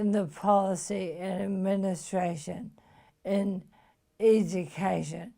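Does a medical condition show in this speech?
Yes: motor neuron disease.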